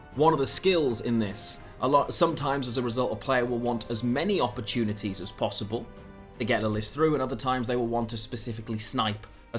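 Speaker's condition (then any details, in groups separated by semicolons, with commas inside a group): No condition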